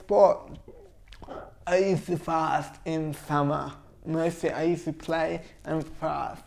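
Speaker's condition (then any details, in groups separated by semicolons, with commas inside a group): Cerebral palsy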